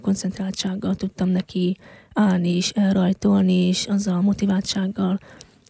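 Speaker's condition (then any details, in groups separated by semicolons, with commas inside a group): Hearing loss since infancy; congenital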